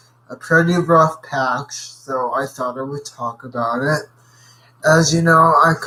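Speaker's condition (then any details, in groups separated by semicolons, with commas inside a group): Cerebral palsy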